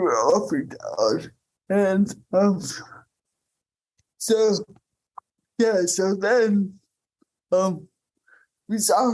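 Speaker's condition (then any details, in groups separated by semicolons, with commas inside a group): Cerebral palsy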